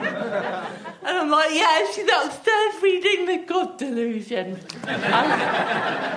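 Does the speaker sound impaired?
Yes: athetoid cerebral palsy.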